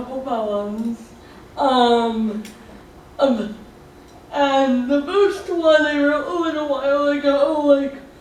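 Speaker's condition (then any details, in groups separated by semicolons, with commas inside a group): Cerebral palsy; speech slightly off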